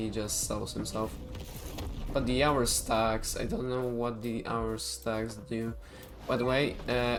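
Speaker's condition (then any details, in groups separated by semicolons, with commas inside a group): No condition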